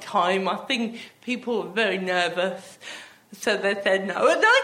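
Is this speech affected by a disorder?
Yes: athetoid cerebral palsy; athetoid type with myotonia and ataxia.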